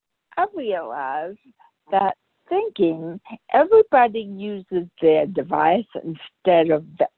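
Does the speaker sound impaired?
Yes: brain aneurysm rupture; sudden ruptured brain aneurysm, coma afterward, relearned walking and talking, balance issues, physical therapy; not even four years since rupture, still learning to walk, swerves from balance issues; sounds different than before, speech leads people to think deaf.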